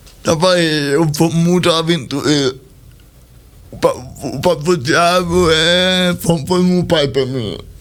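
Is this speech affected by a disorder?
Yes: cerebral palsy; speech not normal.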